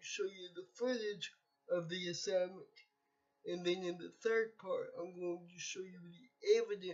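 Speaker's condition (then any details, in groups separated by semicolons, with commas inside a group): Cerebral palsy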